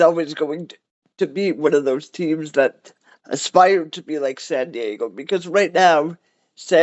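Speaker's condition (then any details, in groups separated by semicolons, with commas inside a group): Cerebral palsy; cerebral palsy, wheelchair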